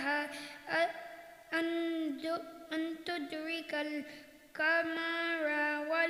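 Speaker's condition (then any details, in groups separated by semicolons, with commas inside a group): No condition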